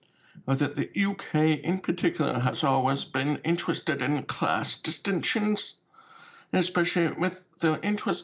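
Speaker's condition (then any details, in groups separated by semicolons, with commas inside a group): Deafness with cochlear implant; once damaged by water from hose and repaired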